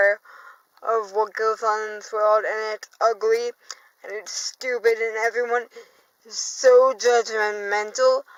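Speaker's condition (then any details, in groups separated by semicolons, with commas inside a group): Cerebral palsy, dystonic hemiplegia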